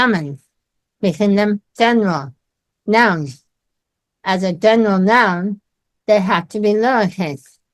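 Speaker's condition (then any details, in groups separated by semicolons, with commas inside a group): Myasthenia gravis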